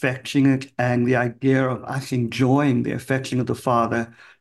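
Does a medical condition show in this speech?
Yes: cleft palate; severe speech impediment as a kid, cleft palate impacts ability to speak.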